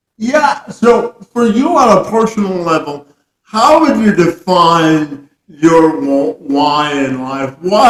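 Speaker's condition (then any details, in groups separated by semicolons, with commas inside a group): Cerebral palsy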